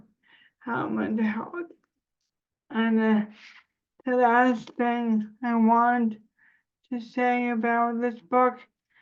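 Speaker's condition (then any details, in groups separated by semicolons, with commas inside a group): Cerebral palsy; spasticity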